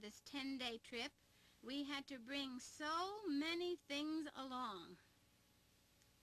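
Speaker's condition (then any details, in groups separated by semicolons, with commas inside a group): No condition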